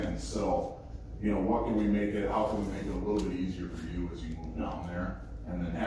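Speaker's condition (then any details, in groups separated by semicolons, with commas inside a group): No condition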